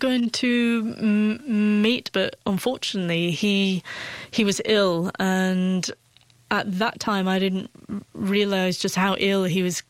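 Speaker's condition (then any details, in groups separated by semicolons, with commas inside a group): Stutter; stammer since childhood, hidden about 10 years by age 16, joined British Stammering Association on Scatman John's advice; adult; as teen hid stammer by withdrawing, speaking as little as possible, terrified of phone, fluent typing; prolonged sounds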